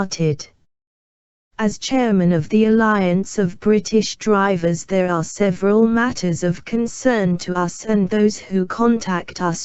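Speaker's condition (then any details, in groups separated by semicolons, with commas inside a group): No condition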